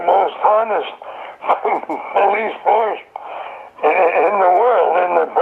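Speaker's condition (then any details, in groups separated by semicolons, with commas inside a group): Throat cancer; survivor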